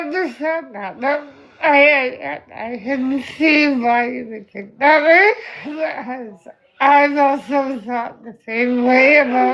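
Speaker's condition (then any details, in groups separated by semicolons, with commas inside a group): Spinal muscular atrophy type 2; type 2, genetic neuromuscular; age 37, somewhat progressed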